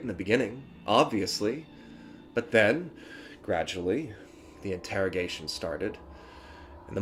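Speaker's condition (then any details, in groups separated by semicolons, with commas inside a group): No condition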